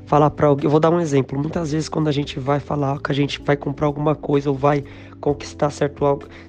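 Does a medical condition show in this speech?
No.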